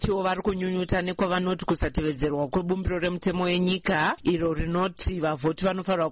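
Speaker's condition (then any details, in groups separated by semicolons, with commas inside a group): No condition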